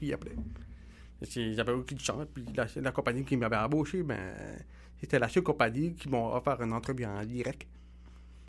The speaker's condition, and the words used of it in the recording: Deafness. Il se peut que son articulation soit différente de la nôtre, mais cela n'enlève en rien sa compréhension.